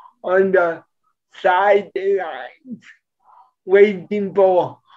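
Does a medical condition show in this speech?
Yes: cerebral palsy; present from birth.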